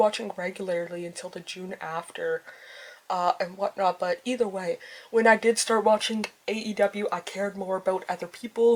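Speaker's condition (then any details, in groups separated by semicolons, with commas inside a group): No condition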